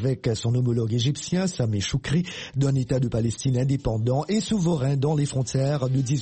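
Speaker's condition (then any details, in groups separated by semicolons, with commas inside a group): No condition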